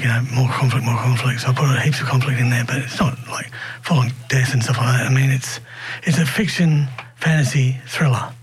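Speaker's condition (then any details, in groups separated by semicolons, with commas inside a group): Early onset Parkinson's disease; early diagnosis; can no longer play guitar; voice affected, host says clearly understood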